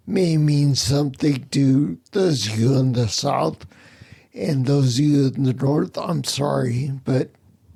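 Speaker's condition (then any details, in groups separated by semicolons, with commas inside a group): Spinocerebellar ataxia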